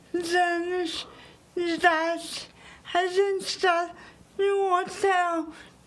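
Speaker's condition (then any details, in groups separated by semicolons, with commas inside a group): Cerebral palsy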